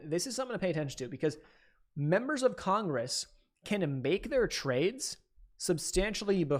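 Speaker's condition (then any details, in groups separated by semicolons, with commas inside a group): No condition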